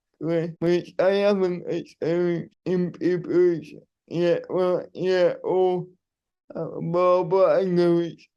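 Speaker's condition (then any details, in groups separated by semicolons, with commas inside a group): Cerebral palsy; wheelchair user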